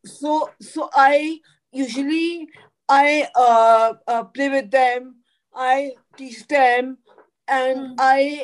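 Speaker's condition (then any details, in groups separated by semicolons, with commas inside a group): Cerebral palsy; could not talk in early life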